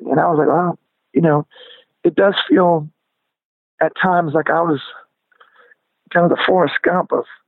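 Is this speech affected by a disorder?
Yes: spasmodic dysphonia; onset at peak of singing career, gradual, vocal cord, diagnosed 2-3 years after band ended, examined by throat camera; voice lost power, progressively weaker, lost vocal control, range shrank high and low, lost singing ability.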